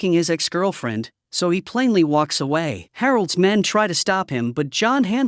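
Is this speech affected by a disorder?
No.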